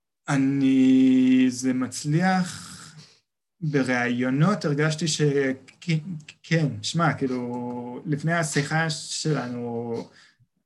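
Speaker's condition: Stuttering; stuttering since young age, previously much more covert; uses word planning and word skipping in stressful situations to keep flow; speech blocks, plans words ahead and skips words under stress; repeated sounds, prolonged sounds

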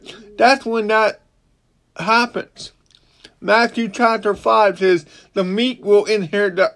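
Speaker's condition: Cerebral palsy; walks with a limp

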